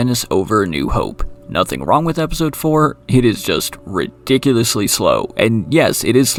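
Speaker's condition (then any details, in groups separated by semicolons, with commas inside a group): No condition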